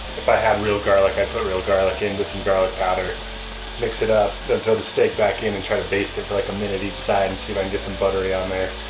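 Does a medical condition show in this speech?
No.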